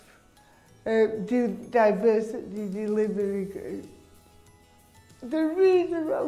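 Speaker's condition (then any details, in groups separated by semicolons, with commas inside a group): Cerebral palsy; speech impediment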